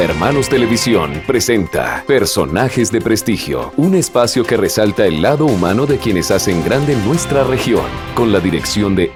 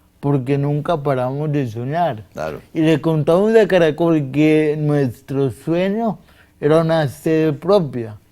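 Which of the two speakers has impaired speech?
The second: cerebral palsy; from birth, lack of oxygen at birth, difficulty walking; difficulty speaking.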